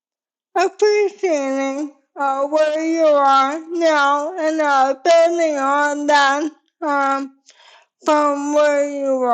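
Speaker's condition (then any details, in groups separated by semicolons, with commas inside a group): ALS; diagnosed at 33, rapid progression, cane within eight months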